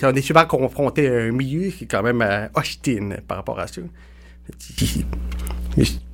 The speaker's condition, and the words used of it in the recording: Deafness. Il se peut que son articulation soit différente de la nôtre, mais cela n'enlève en rien sa compréhension.